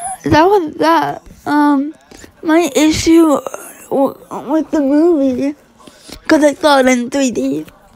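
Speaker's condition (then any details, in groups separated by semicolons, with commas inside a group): Cerebral palsy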